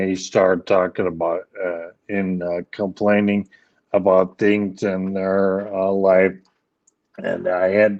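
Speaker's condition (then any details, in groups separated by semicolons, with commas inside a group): ALS; speech issues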